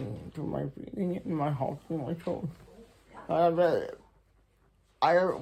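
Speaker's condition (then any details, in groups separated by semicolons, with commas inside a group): Muscular Parkinson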